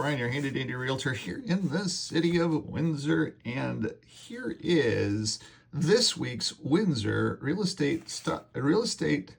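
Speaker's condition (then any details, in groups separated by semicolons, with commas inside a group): No condition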